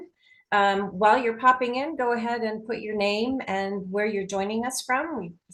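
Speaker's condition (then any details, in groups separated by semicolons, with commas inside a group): No condition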